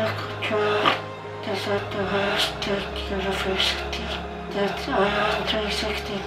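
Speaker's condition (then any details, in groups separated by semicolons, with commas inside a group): ALS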